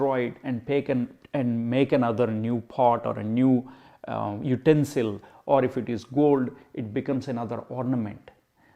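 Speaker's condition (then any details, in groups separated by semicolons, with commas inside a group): No condition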